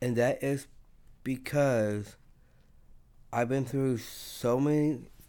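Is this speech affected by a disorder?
Yes: Down syndrome; present from birth, extra chromosome.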